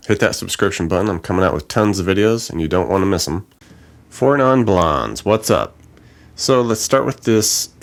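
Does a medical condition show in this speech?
No.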